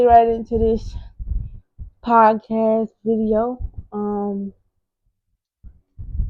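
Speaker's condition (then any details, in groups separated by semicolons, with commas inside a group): Cerebral palsy; wheelchair user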